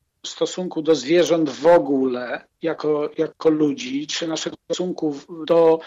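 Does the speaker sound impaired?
No.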